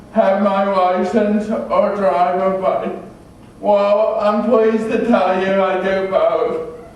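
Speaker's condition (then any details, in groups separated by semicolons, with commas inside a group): Cerebral palsy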